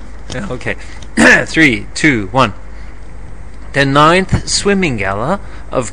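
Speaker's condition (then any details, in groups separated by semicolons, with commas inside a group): No condition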